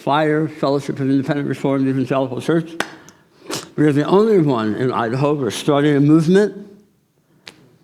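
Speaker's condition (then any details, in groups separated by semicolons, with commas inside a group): Tongue cancer surgery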